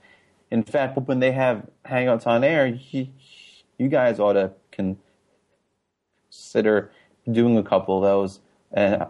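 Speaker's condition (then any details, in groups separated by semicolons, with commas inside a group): Stuttering; formerly on receiving end of stuttering support groups, NSA local chapters; talks more freely about and advertises stuttering, less ashamed since joining Stutter Social hangouts; prolonged sounds, blocks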